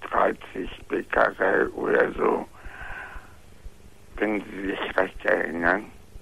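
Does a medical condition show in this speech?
Yes: floor of mouth cancer; found at yearly dental check, extensive operation, heavy blood loss, jaw affected, taste lost; operated last year, jaw rebuild with thigh tissue possible, major two-team operation; speaks differently, mostly understood, some words asked again, mute right after surgery, wrote notes.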